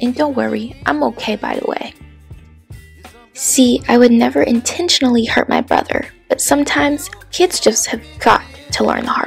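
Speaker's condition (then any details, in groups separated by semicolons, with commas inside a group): No condition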